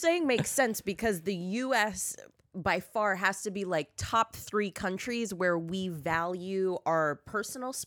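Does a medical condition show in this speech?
No.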